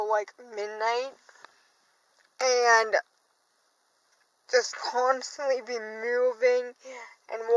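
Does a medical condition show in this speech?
Yes: cerebral palsy; from birth, affects walking.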